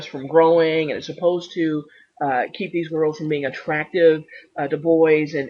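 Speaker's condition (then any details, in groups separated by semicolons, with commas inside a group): No condition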